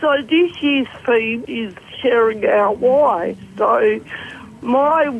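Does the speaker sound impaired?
Yes: cerebral palsy; neurological, blood clot to brain at about four days old, early intervention in childhood, lifelong; adult, persists beyond childhood.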